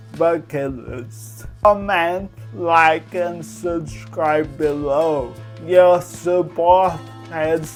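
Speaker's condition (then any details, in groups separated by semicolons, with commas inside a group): Cerebral palsy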